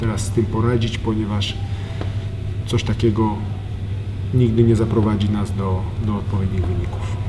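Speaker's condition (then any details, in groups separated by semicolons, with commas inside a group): No condition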